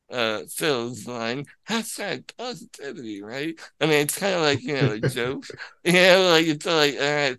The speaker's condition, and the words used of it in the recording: Spinal muscular atrophy. Because it explains why he can be a little bit difficult to understand at times.